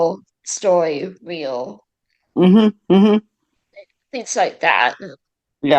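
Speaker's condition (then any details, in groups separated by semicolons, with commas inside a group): Cerebral palsy, mild; left side affected, throat speech surgery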